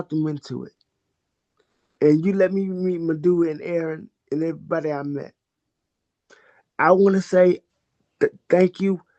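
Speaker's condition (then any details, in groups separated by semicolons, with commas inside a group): Cerebral palsy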